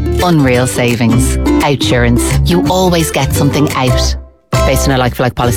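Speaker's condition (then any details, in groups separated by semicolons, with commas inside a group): No condition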